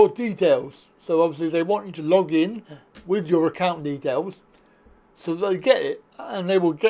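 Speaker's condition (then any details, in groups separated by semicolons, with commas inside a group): Cerebral palsy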